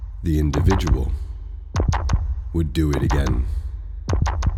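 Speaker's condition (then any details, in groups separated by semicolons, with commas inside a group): No condition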